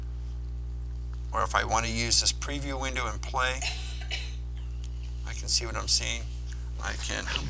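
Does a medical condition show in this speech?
No.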